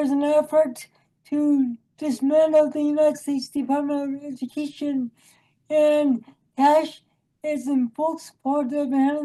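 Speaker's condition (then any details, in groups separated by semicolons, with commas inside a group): Cerebral palsy; from birth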